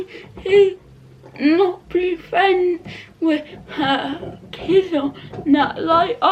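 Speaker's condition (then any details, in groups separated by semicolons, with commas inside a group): Cerebral palsy; not quadriplegic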